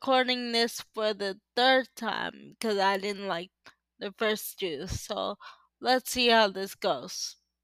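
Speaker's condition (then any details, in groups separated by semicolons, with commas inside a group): Cerebral palsy; uses power wheelchair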